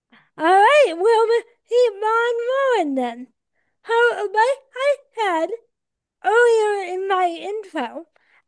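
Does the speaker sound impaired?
Yes: cerebral palsy; adult, 24 years old.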